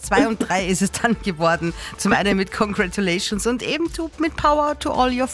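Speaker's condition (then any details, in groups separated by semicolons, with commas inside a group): No condition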